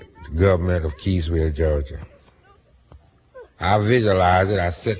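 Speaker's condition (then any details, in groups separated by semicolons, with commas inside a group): No condition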